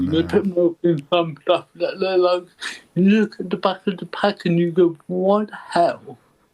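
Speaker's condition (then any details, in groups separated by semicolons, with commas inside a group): Cerebral palsy; ataxic type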